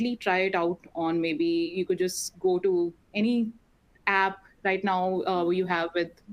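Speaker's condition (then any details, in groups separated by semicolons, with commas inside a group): No condition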